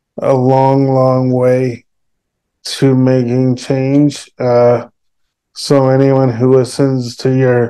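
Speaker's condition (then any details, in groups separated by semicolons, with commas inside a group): Cerebral palsy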